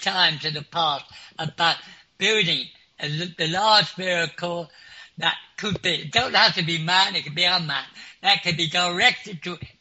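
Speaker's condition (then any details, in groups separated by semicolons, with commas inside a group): Clinically deaf; clinically deaf since school age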